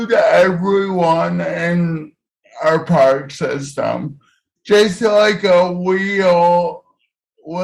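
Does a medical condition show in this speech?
Yes: cerebral palsy.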